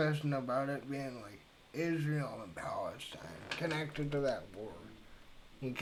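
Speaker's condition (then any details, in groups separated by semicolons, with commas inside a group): Cerebral palsy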